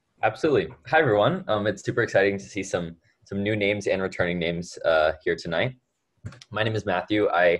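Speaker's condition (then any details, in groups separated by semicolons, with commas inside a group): No condition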